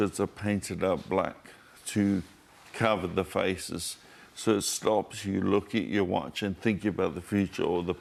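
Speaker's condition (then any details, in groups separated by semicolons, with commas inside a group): Motor neurone disease; diagnosed weeks ago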